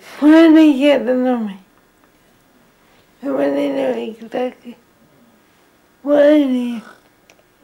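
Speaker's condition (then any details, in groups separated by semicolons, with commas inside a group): Cerebral palsy; quadriplegic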